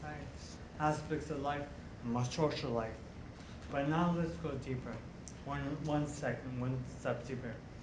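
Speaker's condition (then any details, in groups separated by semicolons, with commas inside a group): Traumatic brain injury; past powered wheelchair use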